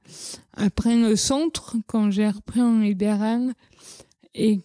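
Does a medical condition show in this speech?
Yes: cerebral palsy; childhood speech.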